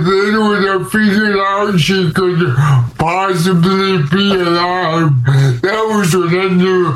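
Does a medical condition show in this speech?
Yes: cerebral palsy; can walk but uses a wheelchair most of the time.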